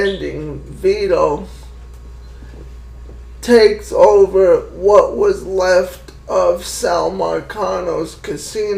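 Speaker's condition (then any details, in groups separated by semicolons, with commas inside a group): Cerebral palsy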